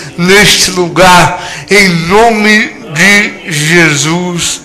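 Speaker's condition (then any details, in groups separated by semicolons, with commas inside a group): Cerebral palsy; no speech as child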